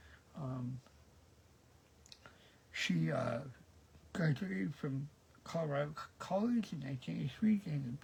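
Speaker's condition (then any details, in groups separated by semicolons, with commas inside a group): Cerebral palsy; present since birth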